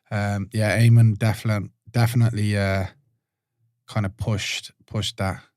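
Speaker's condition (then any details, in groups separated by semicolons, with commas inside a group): No condition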